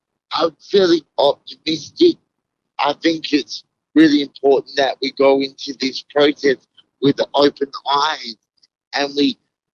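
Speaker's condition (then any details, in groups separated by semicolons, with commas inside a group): Cerebral palsy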